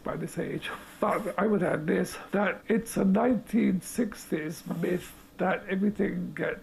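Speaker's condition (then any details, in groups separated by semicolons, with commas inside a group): Motor neurone disease; terminal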